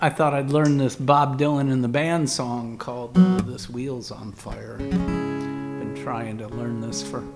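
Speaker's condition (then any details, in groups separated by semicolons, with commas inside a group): No condition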